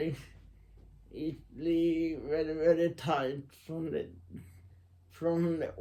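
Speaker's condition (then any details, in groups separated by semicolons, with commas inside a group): Muscular Parkinson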